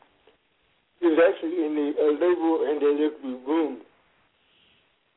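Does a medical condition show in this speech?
Yes: cerebral palsy; speech impairment named as a challenge.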